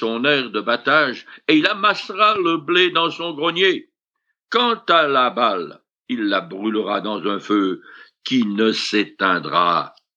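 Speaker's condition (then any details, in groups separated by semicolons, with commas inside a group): No condition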